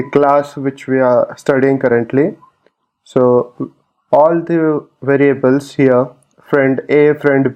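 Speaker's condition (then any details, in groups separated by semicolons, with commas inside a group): No condition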